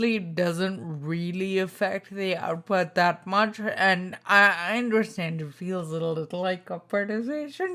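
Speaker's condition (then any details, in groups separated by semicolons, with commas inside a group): Spinocerebellar ataxia type 2, SCA2; tongue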